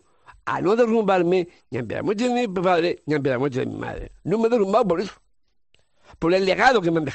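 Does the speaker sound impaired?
Yes: Down syndrome; congenital.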